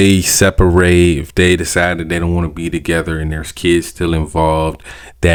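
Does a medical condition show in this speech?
No.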